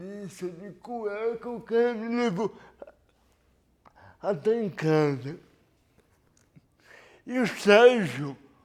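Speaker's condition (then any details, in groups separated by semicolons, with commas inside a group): Cerebral palsy; lack of oxygen at birth, premature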